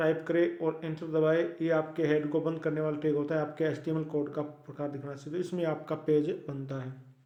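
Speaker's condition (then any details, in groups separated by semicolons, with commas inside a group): No condition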